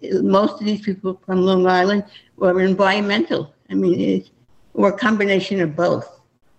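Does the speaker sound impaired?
Yes: Parkinson's disease; first sign one arm not moving, noticed by husband, onset much younger than father, father also had Parkinson's, sought care from Susan Bressman; about 12 years since onset, attends boxing classes; voice affected, asks whether listeners can understand.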